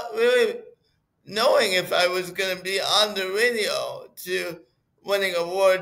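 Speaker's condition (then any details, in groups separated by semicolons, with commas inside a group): Cerebral palsy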